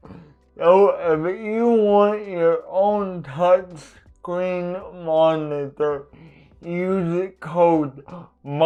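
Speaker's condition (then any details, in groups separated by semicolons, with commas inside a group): Cerebral palsy; uses adaptive equipment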